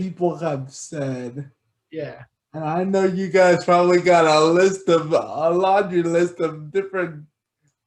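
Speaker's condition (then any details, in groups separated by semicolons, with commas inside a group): Cerebral palsy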